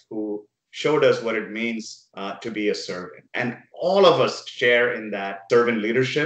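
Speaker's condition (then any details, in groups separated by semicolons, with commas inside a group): No condition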